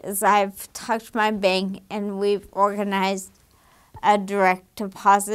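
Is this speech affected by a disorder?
Yes: damaged diaphragm.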